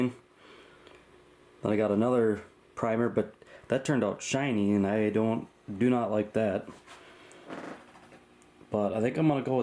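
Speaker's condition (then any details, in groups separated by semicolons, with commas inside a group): No condition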